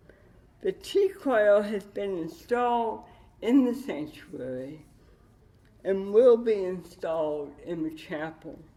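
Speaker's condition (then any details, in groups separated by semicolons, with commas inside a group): Cerebral palsy with dystonia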